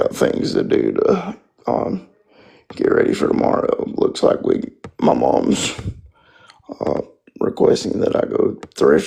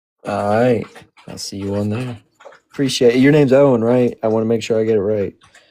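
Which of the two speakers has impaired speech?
The first: spastic quadriplegic cerebral palsy; spastic quadriplegic form, spinal surgery at age 6; wheelchair over 18 hours daily.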